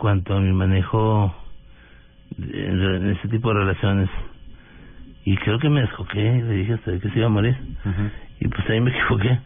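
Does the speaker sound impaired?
Yes: Parkinson's disease; Parkinson's disease present on return to Bogota, tremor, stooped posture at times, weakness; voice trembles at times, neurologist-prescribed walking, running and tennis; voice sometimes trembles, sometimes intelligible, sometimes not understood at all.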